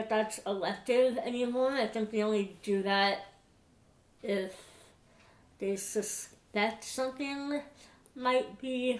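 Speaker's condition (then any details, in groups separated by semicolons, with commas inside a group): Moebius syndrome; small tongue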